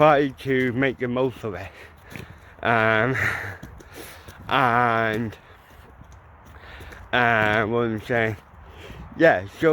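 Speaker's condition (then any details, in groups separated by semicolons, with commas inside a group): Cerebral palsy; mild, ataxic type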